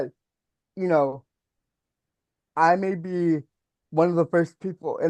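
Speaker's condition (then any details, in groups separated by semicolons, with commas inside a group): Cerebral palsy; present from birth, one side stronger, mobility device; mild speech impediment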